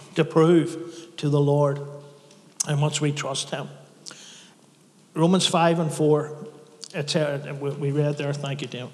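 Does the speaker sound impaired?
No.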